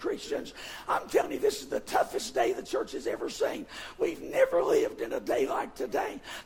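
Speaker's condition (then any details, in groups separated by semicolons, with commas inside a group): Vocal fold paralysis; do not come together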